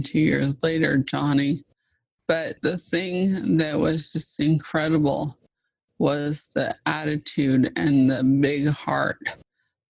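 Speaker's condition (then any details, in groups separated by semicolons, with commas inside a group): ALS (Lou Gehrig's disease); almost bedbound, uses wheelchair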